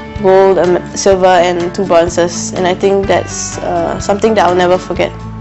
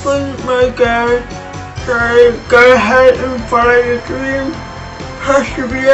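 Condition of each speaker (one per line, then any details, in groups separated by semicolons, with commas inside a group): No condition
Cerebral palsy; from birth, profoundly deaf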